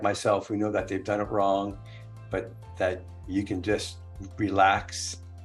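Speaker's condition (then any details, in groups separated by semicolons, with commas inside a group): Stuttering; since childhood; blocks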